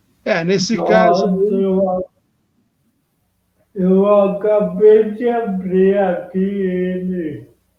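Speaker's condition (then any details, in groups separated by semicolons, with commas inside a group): Cerebral palsy; present from birth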